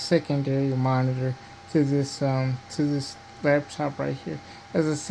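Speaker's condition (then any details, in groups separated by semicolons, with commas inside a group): Cerebral palsy; diplegia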